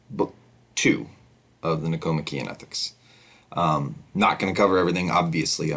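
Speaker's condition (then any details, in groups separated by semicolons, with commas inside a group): No condition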